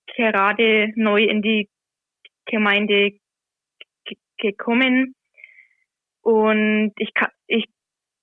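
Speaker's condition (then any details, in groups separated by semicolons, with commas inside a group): Stuttering; covert stuttering for many years, aware from about age 10, hidden until 21; openly stuttering, regularly reads scripture aloud in church since January last year, nervous beforehand; not stutter-free when reading aloud, anticipates difficult words in advance, avoided words, trouble with t-words; prolonged sounds, blocks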